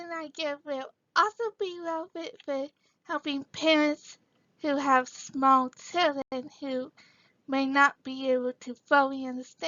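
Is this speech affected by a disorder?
Yes: cerebral palsy.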